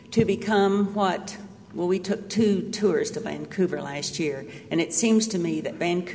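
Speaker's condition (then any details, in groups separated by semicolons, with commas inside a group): No condition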